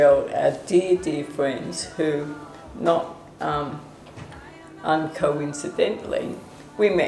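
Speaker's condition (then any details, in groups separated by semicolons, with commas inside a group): ALS/MND; onset foot drop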